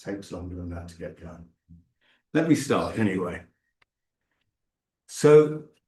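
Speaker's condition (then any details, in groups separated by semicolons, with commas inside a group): No condition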